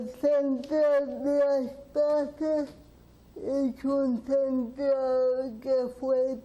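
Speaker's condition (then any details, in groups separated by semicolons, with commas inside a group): Cerebral palsy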